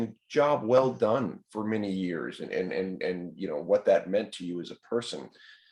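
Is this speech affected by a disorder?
No.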